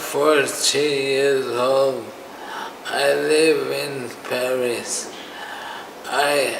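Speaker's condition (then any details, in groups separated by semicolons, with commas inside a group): Dystonia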